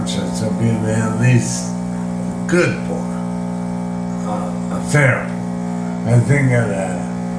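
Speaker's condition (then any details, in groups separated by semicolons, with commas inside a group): Brain injury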